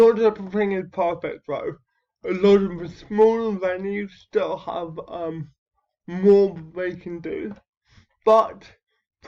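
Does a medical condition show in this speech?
Yes: cerebral palsy.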